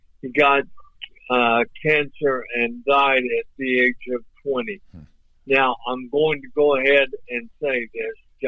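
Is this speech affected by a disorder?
Yes: ALS; voice off but clear and understandable.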